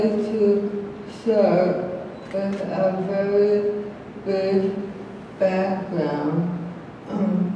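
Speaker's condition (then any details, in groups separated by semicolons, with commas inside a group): ALS; ALS accent, speaks very slowly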